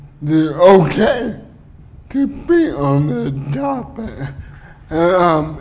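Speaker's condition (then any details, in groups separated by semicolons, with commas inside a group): Cerebral palsy; uses wheelchair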